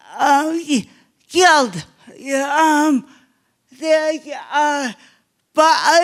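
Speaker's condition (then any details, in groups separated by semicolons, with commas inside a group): Cerebral palsy; obvious speech impairment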